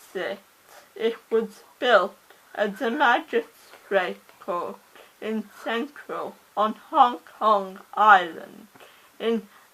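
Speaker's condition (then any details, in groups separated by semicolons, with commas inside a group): Cerebral palsy; oxygen starvation at birth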